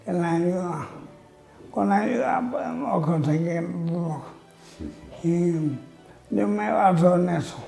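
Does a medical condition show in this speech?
Yes: amyotrophic lateral sclerosis (ela).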